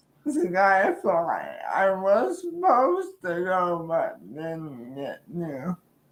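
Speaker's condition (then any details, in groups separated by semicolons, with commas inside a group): Cerebral palsy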